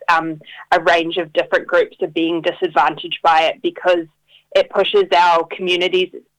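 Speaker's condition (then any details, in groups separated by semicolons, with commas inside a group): No condition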